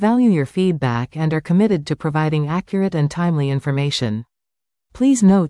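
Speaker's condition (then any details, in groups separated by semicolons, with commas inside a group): No condition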